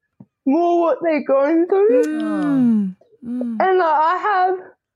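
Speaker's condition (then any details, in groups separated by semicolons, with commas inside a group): Cerebral palsy; spastic diplegia, hands mildly affected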